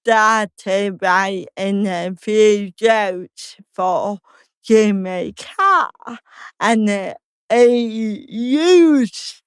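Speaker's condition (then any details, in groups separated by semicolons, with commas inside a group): Cerebral palsy; slow speech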